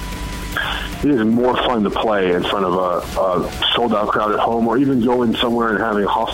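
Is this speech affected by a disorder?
No.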